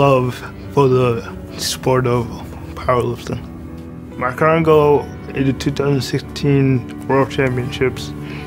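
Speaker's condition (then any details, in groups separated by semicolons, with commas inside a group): Cerebral palsy; from birth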